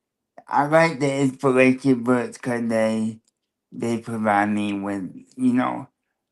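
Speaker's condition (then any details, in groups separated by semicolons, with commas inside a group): Cerebral palsy, spastic quadriplegia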